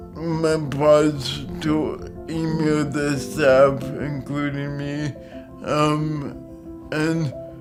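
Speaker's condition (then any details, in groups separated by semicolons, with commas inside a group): Cerebral palsy; physical disability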